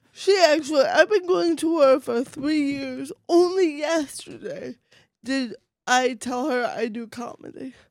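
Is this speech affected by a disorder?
Yes: cerebral palsy, mild; voice affected.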